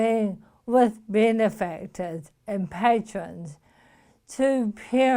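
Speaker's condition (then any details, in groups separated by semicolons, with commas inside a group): Motor neuron disease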